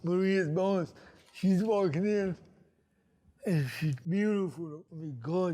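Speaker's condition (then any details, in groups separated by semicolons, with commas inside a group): Cerebral palsy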